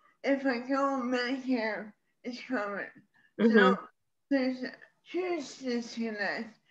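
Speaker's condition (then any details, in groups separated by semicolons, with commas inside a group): ALS; primary lateral sclerosis, legs, arms and speech affected, onset with falls; still works part-time, not improving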